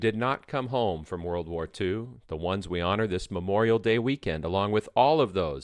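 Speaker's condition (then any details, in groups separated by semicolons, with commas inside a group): No condition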